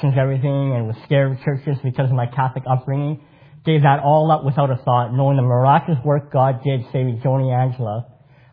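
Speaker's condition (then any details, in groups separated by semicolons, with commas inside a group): Cleft palate; congenital cleft palate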